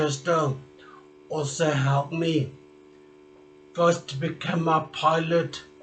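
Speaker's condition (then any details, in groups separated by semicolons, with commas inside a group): Traumatic brain injury; speech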